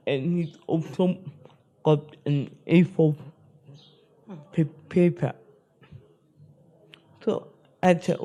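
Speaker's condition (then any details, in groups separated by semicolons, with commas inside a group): Spastic cerebral palsy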